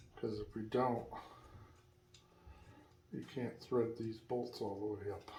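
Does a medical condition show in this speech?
No.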